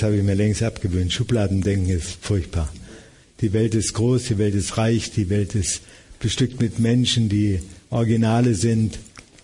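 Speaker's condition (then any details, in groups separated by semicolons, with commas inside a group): Parkinson's disease; almost daily falls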